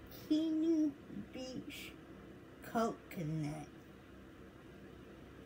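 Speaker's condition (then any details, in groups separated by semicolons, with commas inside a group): Cerebral palsy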